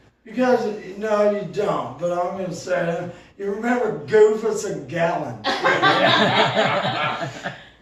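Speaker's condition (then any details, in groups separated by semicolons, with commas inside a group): Cerebral palsy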